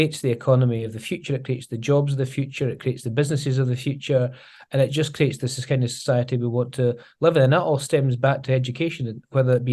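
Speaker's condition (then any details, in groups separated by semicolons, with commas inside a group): No condition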